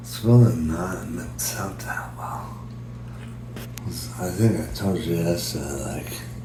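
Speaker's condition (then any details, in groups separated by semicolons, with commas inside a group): Brain injury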